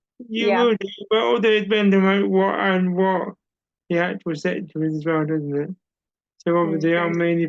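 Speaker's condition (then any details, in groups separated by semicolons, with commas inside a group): Cerebral palsy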